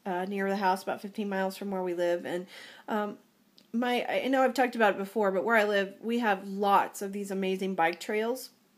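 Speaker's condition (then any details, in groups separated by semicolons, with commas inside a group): No condition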